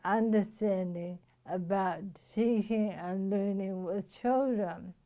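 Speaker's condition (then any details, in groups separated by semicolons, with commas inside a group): Motor neuron disease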